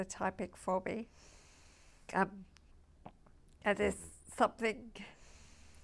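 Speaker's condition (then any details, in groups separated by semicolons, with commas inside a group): MND (ALS); lost ability to talk, uses text to speech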